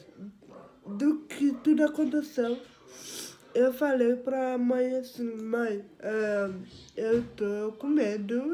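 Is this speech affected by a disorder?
Yes: cerebral palsy.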